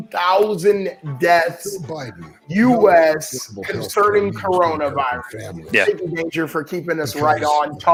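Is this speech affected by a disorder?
No.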